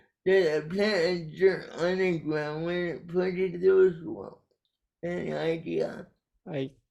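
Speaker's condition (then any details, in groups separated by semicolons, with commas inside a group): Cerebral palsy; caused by brainstem aneurysm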